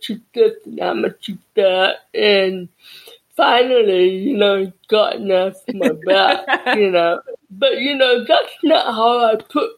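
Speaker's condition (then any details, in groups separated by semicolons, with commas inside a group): Deafness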